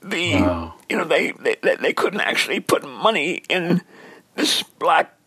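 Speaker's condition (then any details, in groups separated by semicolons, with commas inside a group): Dysphonia; voice raspier, sometimes squeakier, strained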